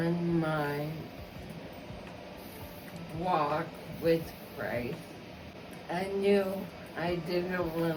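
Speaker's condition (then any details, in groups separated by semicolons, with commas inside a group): ALS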